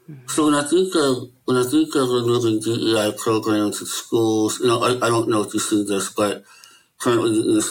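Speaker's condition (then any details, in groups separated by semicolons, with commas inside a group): Möbius syndrome; no facial expressions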